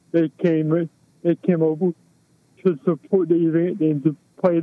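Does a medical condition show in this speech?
Yes: cerebral palsy; balance and posture.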